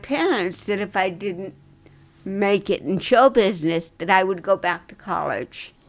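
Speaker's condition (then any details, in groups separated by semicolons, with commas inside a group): Dystonia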